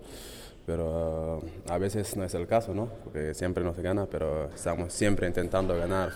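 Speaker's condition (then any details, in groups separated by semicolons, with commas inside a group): No condition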